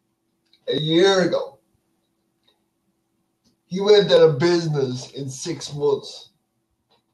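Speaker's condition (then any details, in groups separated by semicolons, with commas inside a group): Cerebral palsy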